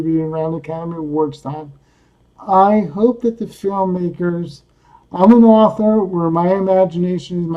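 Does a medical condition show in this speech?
Yes: cerebral palsy; speaks coherently.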